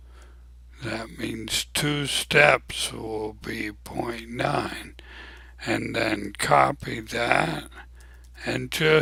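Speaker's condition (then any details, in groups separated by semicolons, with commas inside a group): ALS; abnormally slow voice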